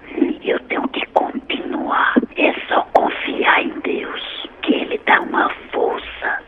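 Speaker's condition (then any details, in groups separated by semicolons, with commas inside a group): Throat cancer with tracheostomy; throat cancer from about age 61, chemotherapy, recurrence 2 years later, retreated, permanent tracheostomy with cannula; cancer treatment finished, doctor-cleared, some breathing limitation, runs and trains fully; persistent hoarseness at onset, risk of losing speech, tracheostomy to preserve voice, communicates through cannula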